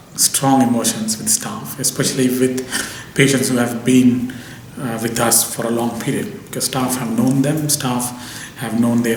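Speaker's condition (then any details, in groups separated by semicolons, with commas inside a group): No condition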